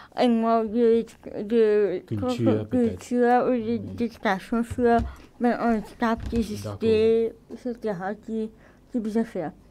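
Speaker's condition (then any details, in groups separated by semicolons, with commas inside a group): Cerebral palsy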